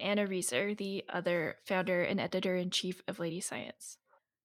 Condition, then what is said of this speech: No condition.